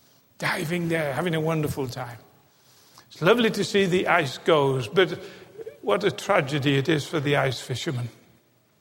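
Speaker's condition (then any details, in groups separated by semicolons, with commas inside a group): No condition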